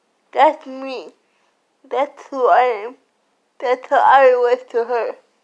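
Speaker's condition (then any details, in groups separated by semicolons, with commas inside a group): Cerebral palsy; slurred speech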